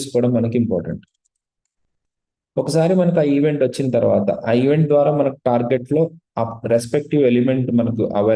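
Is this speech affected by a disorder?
No.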